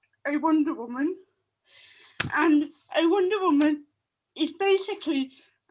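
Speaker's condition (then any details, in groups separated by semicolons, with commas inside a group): Cerebral palsy; could not speak some things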